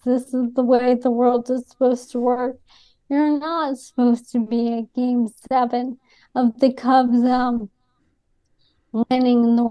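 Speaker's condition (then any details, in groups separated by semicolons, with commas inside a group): ALS; diagnosed by elimination over multiple years by Dr. Neil Snyder, Columbia University, atypical young woman; speech affected by ALS, noticeable on podcasts and shows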